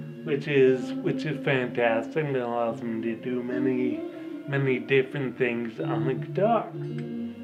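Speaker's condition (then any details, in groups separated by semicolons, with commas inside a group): Ataxia; slight slurring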